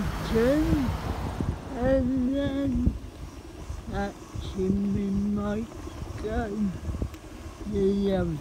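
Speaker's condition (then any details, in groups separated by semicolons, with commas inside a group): Cerebral palsy; spastic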